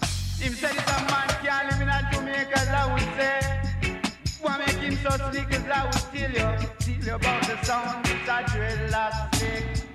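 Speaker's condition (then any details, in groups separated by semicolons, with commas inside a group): No condition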